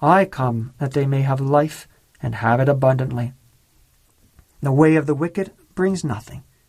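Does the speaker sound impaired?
No.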